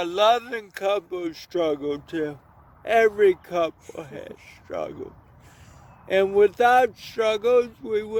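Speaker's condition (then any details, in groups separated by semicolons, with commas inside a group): Cerebral palsy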